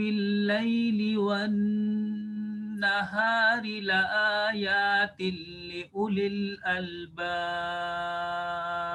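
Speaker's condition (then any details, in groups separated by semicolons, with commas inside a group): No condition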